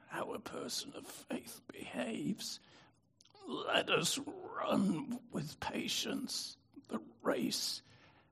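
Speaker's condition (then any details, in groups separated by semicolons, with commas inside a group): Spasmodic dystonia; affected voice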